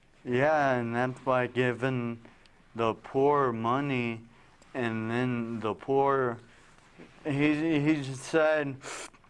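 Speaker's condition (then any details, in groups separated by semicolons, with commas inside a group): Traumatic brain injury; now talking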